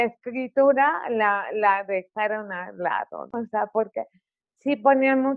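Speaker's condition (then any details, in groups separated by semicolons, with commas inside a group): Cerebral palsy; articulation affected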